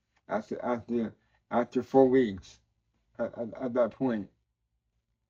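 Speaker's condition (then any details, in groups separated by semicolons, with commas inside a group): Cerebral palsy; tends to mess up words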